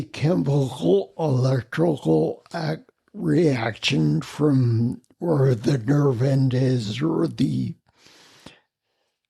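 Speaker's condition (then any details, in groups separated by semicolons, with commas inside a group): Multiple sclerosis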